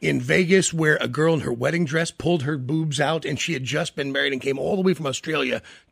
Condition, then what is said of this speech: None; typical speech.